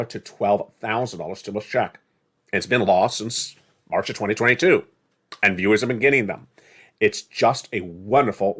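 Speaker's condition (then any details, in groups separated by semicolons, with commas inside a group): No condition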